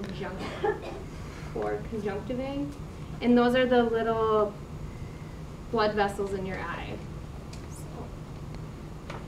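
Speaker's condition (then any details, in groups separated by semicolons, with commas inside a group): No condition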